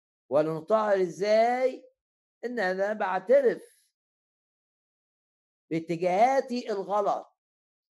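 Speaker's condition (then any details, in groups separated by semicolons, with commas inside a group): No condition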